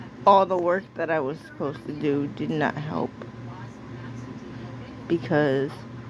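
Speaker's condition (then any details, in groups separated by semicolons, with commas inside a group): Cerebral palsy; sounds out of breath after therapy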